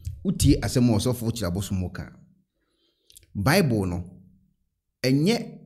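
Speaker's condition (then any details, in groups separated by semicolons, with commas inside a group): No condition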